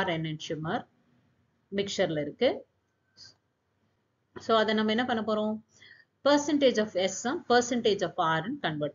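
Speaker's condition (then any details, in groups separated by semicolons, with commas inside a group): No condition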